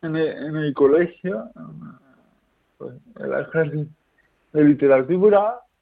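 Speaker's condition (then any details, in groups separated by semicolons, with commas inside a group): Cerebral palsy; mainly physical effects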